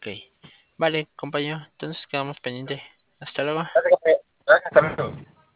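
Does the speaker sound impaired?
No.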